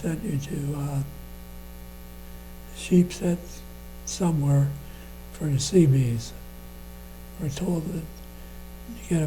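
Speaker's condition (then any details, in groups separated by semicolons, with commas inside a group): Parkinson's disease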